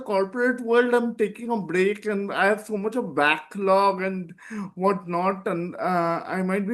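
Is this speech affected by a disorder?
Yes: cerebral palsy; present from birth.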